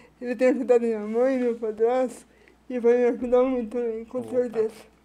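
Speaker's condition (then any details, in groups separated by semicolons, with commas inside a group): Cerebral palsy; spasticity, premature birth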